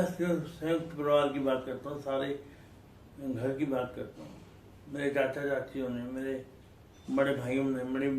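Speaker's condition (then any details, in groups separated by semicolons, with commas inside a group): Cerebral palsy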